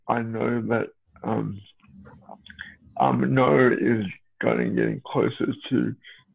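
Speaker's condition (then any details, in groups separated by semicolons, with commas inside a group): Cerebral palsy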